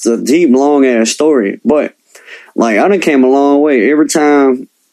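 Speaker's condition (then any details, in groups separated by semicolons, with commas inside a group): Cleft lip and palate; present from birth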